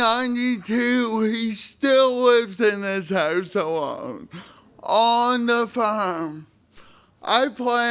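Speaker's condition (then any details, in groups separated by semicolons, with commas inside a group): Spastic cerebral palsy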